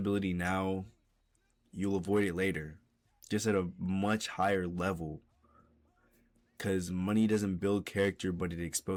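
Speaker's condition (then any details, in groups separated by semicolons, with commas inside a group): No condition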